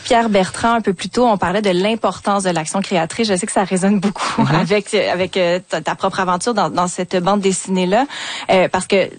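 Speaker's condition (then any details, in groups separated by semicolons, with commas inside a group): No condition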